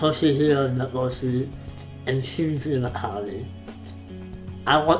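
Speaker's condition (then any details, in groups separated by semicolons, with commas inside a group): Facial palsy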